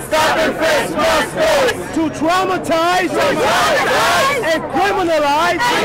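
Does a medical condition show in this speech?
No.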